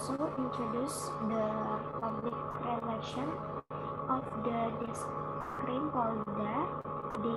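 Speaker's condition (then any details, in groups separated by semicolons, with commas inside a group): No condition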